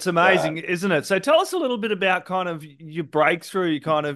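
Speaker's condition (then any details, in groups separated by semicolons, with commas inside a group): No condition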